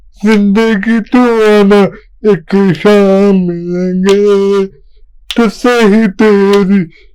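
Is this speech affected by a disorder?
Yes: cerebral palsy; since childhood; voice not clear.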